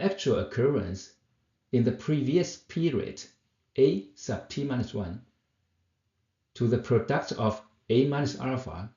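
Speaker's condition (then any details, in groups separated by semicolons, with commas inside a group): No condition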